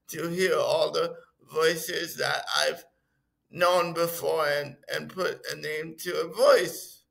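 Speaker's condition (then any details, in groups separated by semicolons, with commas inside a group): Cerebral palsy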